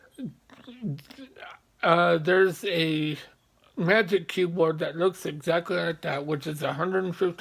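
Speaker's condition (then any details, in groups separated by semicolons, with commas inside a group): Mobius syndrome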